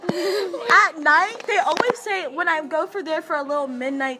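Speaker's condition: No condition

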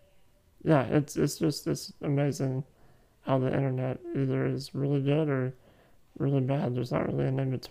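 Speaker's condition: Muscular dystrophy

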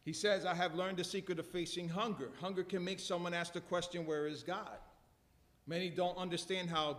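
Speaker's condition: No condition

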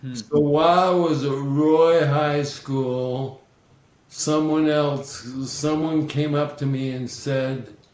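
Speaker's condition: ALS; losing voice

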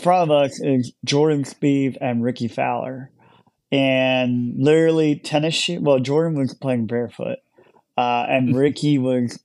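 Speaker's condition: Cleft lip and palate; large hole in mouth at birth

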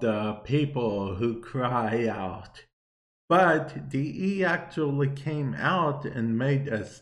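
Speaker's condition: Cerebral palsy; affects balance and hand-eye coordination; affects speech a bit, viewer asked why talking like that

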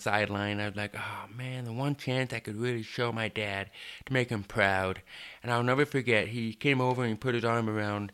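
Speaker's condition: Deafness, hard of hearing

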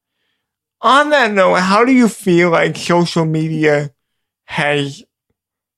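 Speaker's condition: Cerebral palsy; wheelchair user

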